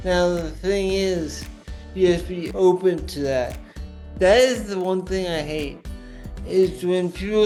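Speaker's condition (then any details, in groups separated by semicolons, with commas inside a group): Traumatic brain injury; slurred speech, sometimes difficulty communicating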